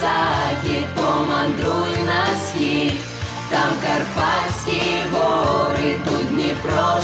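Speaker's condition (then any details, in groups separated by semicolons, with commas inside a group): No condition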